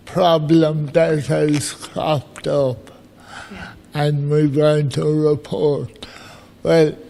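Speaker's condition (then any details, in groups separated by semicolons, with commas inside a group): Cerebral palsy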